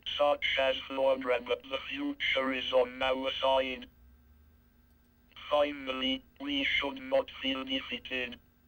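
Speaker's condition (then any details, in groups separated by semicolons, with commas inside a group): Cerebral palsy, speech-generating device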